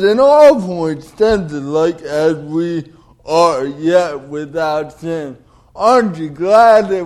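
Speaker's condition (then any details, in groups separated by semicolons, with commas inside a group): Cerebral palsy; delayed development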